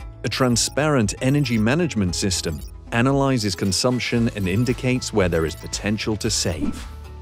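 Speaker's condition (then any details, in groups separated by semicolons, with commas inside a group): No condition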